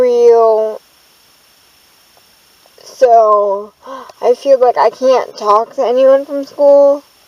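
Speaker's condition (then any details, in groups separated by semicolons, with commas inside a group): Cerebral palsy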